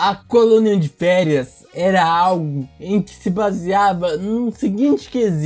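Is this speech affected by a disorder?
Yes: cerebral palsy.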